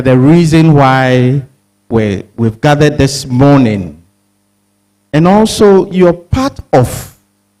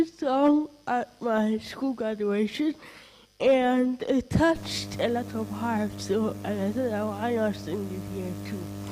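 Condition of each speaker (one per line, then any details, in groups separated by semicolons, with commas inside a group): No condition
Cerebral palsy; present from birth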